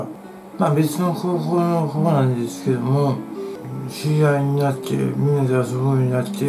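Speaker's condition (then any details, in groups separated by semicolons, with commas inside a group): Tongue cancer, partial glossectomy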